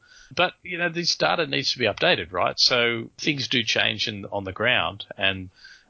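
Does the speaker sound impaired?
No.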